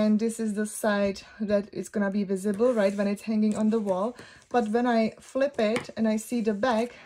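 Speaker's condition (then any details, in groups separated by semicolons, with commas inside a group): No condition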